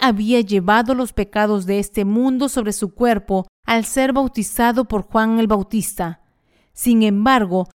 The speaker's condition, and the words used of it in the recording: None; typical speech.